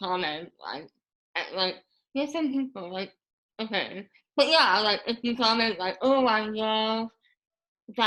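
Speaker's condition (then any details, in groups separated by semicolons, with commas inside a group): Moebius syndrome; paralyzed tongue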